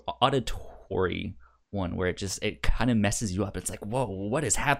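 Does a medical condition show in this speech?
Yes: stutter; speech impediment, past speech therapy; hears own voice through headphone monitoring while recording, finds it disorienting; therapist described costly in-ear device echoing own voice milliseconds late, said to help; here prolonged sounds, blocks.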